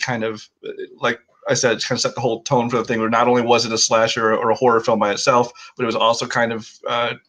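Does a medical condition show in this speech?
No.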